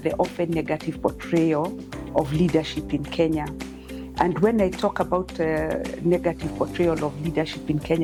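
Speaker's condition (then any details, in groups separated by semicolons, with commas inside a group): No condition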